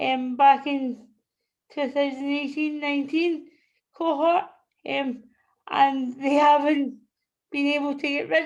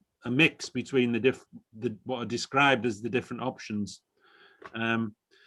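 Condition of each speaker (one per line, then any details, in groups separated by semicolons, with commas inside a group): Cerebral palsy
No condition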